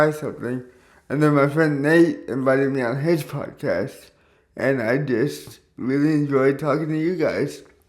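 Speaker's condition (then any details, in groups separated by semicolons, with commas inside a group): Cerebral palsy; caused by stroke at birth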